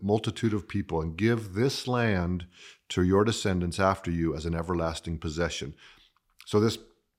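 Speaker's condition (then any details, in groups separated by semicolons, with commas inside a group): No condition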